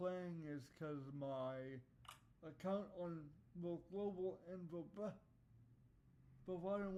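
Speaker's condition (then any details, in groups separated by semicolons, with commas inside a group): Cerebral palsy; voice tone sometimes odd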